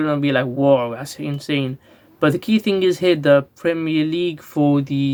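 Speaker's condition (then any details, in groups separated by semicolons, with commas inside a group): No condition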